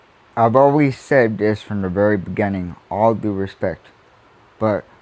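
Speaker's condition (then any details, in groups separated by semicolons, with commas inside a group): Cerebral palsy; adult, spasms, repositions in chair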